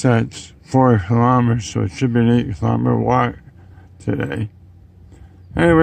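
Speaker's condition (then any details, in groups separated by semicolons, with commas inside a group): Oral cancer; base of tongue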